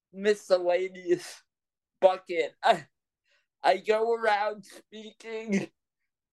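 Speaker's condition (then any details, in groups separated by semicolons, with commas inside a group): Cerebral palsy; power wheelchair since age five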